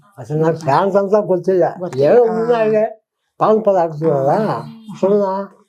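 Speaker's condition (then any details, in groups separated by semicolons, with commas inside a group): Tongue cancer surgery; eating previously difficult and painful, now eats well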